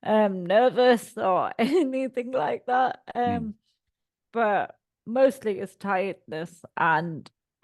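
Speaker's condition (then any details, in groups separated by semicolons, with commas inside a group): Cerebral palsy; all four limbs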